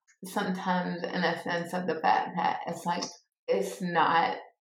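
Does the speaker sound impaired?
Yes: cerebral palsy; born two months premature.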